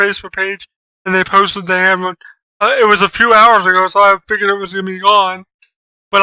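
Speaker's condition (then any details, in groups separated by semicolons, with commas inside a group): Cerebral palsy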